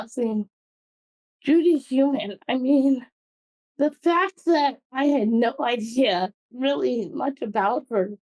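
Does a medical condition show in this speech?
Yes: cerebral palsy.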